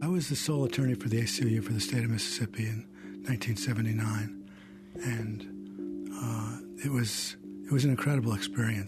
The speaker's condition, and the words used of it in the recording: Parkinson's disease. He's self-conscious about the way he sounds, but he says his Parkinson's helps him empathize more with the clients he represents.